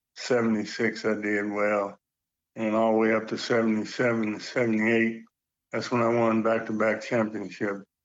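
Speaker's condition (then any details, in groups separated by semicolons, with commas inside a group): Parkinson's; age 70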